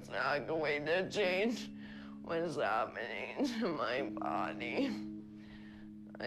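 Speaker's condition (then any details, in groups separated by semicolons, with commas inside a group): ALS; over two years since onset, experimental treatments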